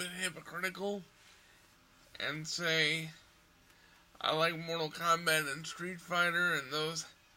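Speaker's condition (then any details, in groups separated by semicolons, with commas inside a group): Cerebral palsy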